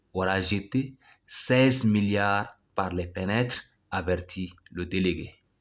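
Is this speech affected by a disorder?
No.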